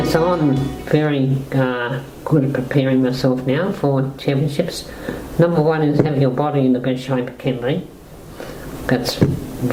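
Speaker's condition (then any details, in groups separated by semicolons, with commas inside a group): Motor neuron disease-like muscle disease; slowly progressing motor neuron-like disease, affects mobility and arms; cannot raise arms above head, declining 7-8 years; speech less clear than before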